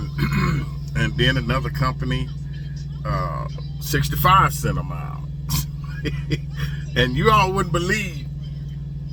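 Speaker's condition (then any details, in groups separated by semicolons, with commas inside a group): No condition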